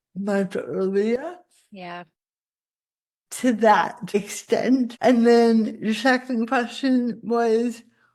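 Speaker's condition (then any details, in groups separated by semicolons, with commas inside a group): Cerebral palsy; spasticity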